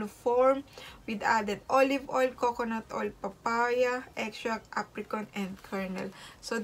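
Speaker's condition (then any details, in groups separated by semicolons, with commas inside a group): No condition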